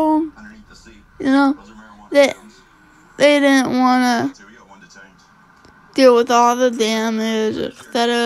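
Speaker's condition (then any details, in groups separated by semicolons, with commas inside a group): Cerebral palsy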